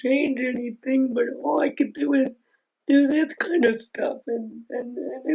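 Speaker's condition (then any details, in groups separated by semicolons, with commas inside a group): Aicardi-goutieres syndrome; early symptoms resembled cerebral palsy; diagnosed at age 10, about 15 years since diagnosis; able to speak, unusual for condition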